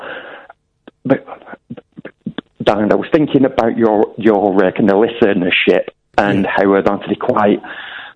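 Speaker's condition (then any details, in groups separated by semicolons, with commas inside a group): Stutter; past speech therapy with whispered relaxation tapes, anxious person; stutter worse when nervous on the phone to host, eased when angry or shouted at; prolonged sounds, blocks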